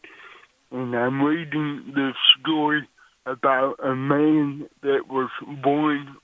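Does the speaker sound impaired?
Yes: cerebral palsy; cerebral palsy from birth, 32 years since onset.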